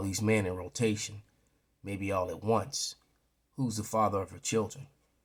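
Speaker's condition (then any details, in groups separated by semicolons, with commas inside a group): No condition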